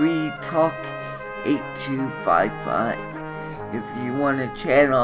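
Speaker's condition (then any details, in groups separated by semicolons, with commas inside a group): Cerebral palsy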